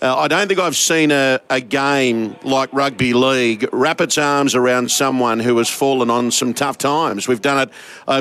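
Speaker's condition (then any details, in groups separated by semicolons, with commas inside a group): No condition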